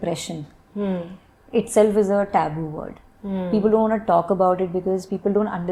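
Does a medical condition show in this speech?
No.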